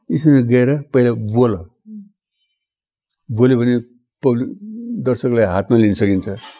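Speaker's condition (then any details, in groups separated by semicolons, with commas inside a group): Parkinson's disease; elderly; small steps hard, legs sometimes won't lift, can't stride short distances, running and large movements fine, fall risk; slurred, jumbled speech, sometimes hard to understand, sometimes sounds fine, dry mouth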